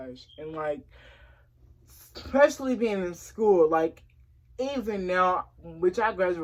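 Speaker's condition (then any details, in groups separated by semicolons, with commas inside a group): Cerebral palsy; since early childhood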